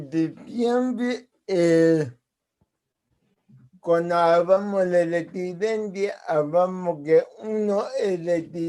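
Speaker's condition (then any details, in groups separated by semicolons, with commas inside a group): Cerebral palsy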